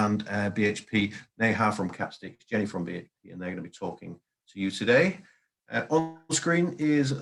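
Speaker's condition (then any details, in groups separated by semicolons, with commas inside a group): No condition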